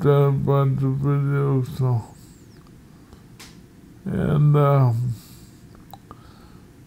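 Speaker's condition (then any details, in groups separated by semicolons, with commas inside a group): Multiple sclerosis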